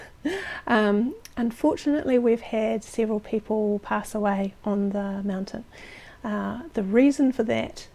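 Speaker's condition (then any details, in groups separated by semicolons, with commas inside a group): No condition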